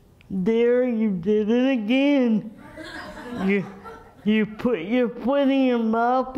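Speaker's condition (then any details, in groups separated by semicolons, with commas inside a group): Cerebral palsy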